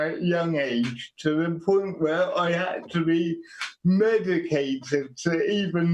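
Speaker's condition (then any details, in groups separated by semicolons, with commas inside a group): Quadriplegic cerebral palsy; quadriplegic form, birth injury; diagnosed at age 2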